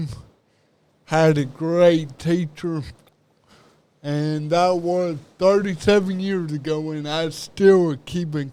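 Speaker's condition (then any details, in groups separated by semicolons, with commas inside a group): Cerebral palsy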